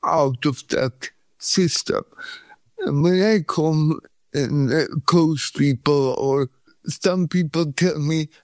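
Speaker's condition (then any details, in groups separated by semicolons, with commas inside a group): Cerebral palsy; from birth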